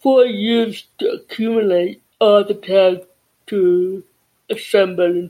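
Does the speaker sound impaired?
Yes: cerebral palsy and deafness; cerebral palsy from birth.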